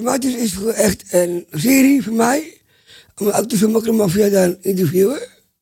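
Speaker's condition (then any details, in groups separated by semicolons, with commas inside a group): Down syndrome; speaks well by own and host's account, expresses himself clearly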